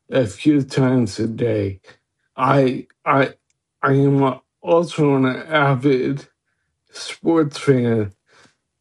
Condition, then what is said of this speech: Ataxia. It has given me definitely a lot more confidence, speech-wise, but I am asked less often to repeat myself